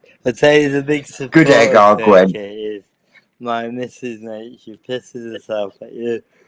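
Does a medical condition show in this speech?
Yes: cerebral palsy.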